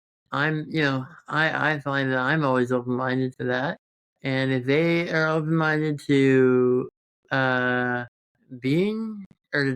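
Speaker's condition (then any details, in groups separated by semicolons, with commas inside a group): Congenital muscular dystrophy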